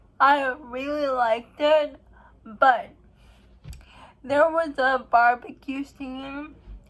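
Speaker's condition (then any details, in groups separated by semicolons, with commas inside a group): Cerebral palsy; uses wheelchair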